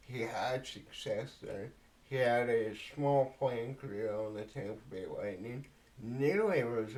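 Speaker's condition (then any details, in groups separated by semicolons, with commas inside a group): Cerebral palsy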